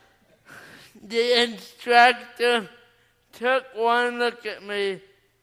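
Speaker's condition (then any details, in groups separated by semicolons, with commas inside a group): Cerebral palsy; three botox shots every 3 months at Vanderbilt relax arm muscles, allow straightening arm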